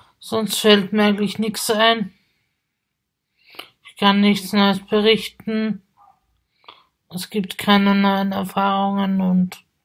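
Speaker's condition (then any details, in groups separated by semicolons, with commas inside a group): Spasticity from birth; multiple sclerosis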